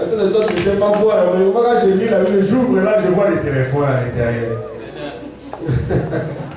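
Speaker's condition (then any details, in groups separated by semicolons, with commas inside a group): No condition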